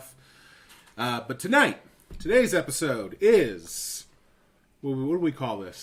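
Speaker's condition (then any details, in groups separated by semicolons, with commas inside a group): No condition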